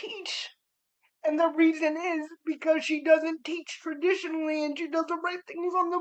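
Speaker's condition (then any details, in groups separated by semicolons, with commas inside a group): Cerebral palsy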